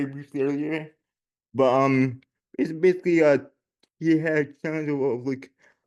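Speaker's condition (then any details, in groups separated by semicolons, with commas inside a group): Generalized dystonia; generalized, childhood onset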